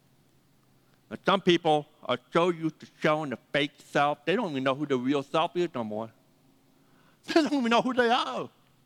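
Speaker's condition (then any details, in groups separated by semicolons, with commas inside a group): Deafness; needs names repeated several times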